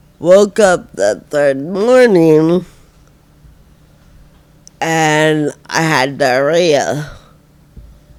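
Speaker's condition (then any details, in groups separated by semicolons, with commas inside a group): Friedreich ataxia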